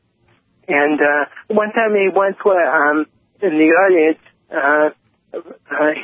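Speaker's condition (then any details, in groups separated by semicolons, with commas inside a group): Cerebral palsy; lifelong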